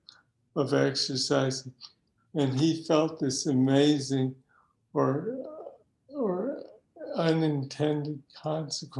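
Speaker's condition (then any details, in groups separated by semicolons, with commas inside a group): Parkinson's disease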